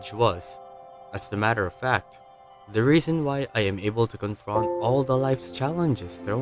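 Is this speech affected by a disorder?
No.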